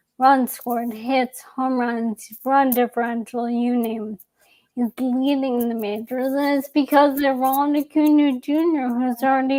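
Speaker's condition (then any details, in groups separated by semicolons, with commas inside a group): ALS; young onset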